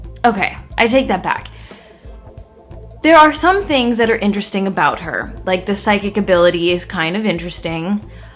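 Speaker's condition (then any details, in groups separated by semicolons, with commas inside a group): No condition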